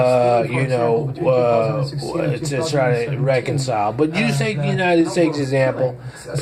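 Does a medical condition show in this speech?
No.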